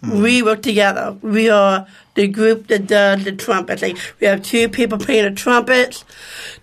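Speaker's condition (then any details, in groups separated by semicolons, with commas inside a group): Down syndrome; born in Rochester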